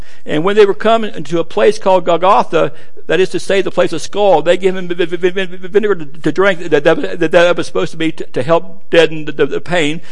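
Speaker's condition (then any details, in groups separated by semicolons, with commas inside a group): Stuttering; adults at gadsdale said stutter barred preaching; repeated sounds, repeated words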